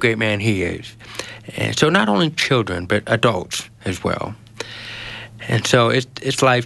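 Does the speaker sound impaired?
Yes: genetic hearing loss; congenital genetic 90% hearing loss inherited from father, diagnosed almost age two, no cochlear implant; hearing aid, earlier body aid, twelve years speech and listening therapy, Child Shall Speak program; speaks well after years of therapy, trouble understanding unfamiliar accents on phone.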